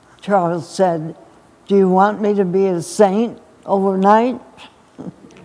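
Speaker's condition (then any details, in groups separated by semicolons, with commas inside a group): Essential tremor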